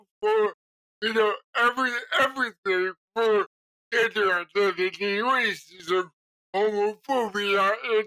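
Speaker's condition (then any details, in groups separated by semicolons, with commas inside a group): Cerebral palsy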